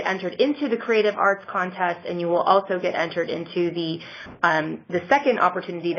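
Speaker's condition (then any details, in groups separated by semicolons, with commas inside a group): No condition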